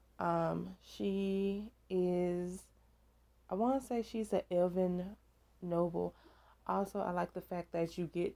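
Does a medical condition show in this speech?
No.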